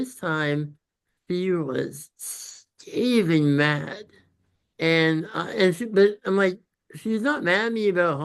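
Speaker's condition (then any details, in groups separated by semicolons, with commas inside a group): Congenital muscular dystrophy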